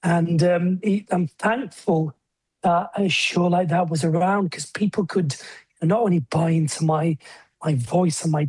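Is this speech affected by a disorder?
Yes: stammering; stammer since childhood; has a speech coach, described as a wingman who helps; terrible speech impediment as a young boy; here prolonged sounds, blocks.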